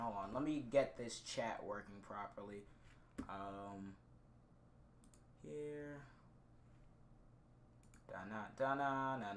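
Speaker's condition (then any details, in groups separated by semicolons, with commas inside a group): No condition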